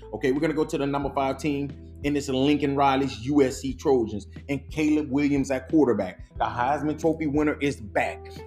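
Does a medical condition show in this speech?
No.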